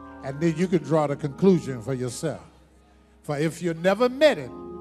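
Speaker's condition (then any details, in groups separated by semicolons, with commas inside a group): No condition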